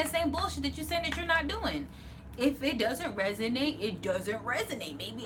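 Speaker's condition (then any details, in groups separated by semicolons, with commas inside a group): No condition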